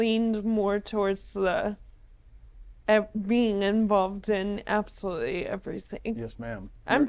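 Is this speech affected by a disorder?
Yes: ALS.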